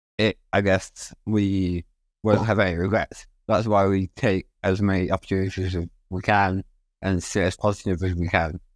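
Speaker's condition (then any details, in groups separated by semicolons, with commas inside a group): Spinal muscular atrophy; spinal muscular atrophy type 2 from birth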